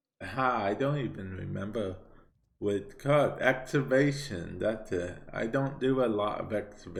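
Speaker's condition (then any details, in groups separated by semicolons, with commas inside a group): Cerebral palsy; affects speech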